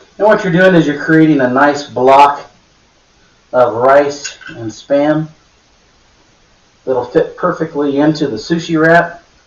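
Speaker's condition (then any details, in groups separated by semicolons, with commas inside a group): No condition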